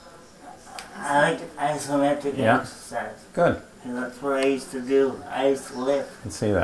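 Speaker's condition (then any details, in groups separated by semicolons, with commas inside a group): Brain injury; wheelchair; wheelchair since age 17; soft voice, speech impediment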